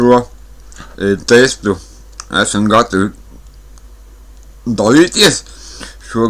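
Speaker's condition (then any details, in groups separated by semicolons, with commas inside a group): Cerebral palsy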